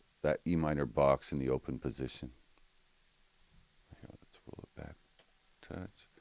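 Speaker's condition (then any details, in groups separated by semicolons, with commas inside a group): No condition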